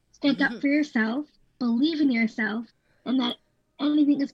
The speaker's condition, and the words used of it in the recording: Down syndrome. My mom tells me all the time that I speak fast, so I don't know if I am or not.